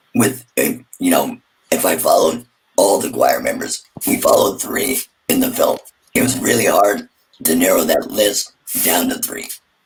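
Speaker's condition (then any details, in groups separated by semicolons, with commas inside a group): Laryngectomy; total laryngectomy after radiation damage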